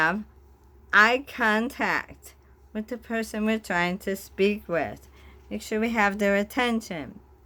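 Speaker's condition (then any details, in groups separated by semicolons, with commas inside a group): Bulbar ALS, bulbar onset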